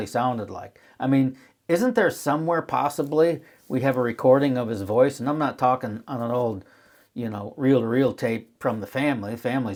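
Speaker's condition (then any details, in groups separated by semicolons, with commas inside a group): No condition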